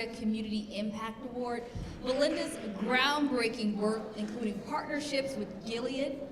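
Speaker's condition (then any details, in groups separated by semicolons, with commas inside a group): No condition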